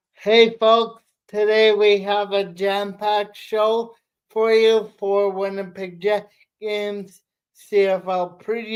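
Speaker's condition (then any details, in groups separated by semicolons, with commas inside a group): Cerebral palsy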